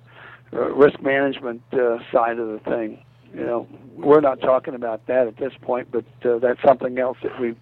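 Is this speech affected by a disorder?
No.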